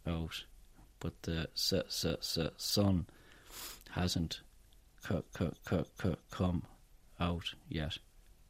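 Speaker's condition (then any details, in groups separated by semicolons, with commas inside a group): Stammer; adult stammer, about 25 years of hardship, avoided socialising in case of stammering; attending course for adults who stammer, learning voluntary stammering to slow speech, reduce fear; stoppages and stammering, smokes about 50 cigarettes a day as prop for speech; repeated sounds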